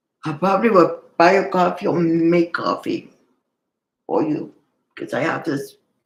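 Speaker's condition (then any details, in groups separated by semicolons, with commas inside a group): Cerebral palsy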